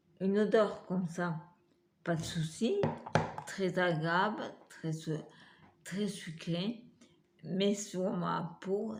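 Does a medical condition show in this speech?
Yes: multiple sclerosis; uses wheelchair, trialling electric wheelchair; much fatigue, on medication.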